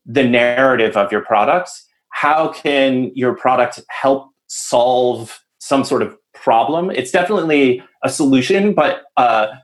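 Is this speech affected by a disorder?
No.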